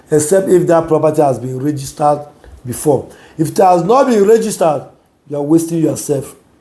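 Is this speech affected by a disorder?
No.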